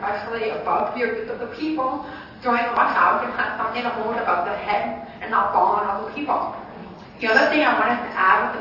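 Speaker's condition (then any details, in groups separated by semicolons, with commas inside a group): Deafness; relies on train visual monitors, windows and doors for station information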